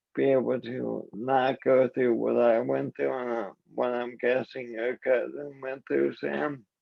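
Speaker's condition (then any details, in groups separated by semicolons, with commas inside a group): ALS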